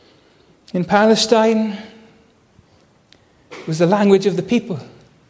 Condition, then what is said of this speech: None; typical speech.